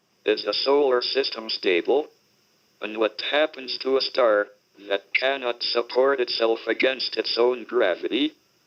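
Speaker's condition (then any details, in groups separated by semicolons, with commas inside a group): Motor neuron disease (ALS), speech-generating device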